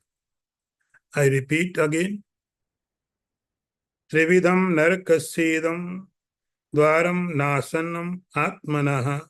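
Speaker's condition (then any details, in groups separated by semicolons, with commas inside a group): No condition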